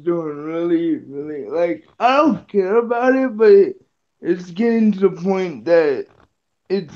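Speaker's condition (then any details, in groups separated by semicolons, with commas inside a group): Cerebral palsy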